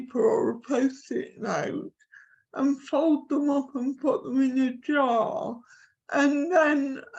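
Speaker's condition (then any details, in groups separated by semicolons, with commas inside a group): Cerebral palsy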